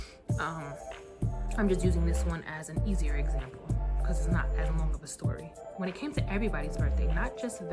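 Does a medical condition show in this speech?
No.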